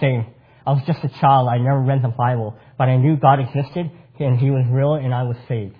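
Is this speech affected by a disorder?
Yes: cleft palate; congenital cleft palate, multiple surgeries with long hospital stays in childhood in 80s.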